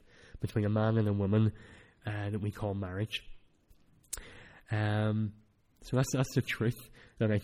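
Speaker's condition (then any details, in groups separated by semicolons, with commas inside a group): Cleft palate; speech not that clear at times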